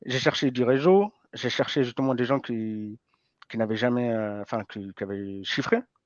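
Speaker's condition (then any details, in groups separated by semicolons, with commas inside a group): Hearing impairment from birth, congenital; degenerative hearing loss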